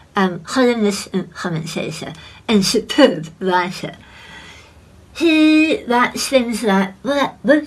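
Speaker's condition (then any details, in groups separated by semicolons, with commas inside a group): Head and neck cancer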